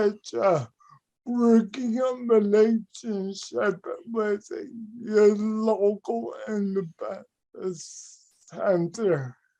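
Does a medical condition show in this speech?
Yes: cerebral palsy.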